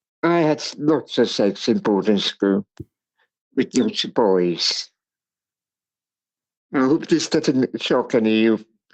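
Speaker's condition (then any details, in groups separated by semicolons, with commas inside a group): Cerebral palsy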